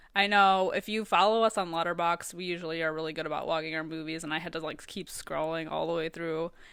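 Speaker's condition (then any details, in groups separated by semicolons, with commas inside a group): No condition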